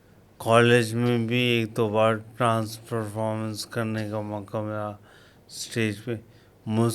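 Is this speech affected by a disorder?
Yes: coma after road accident.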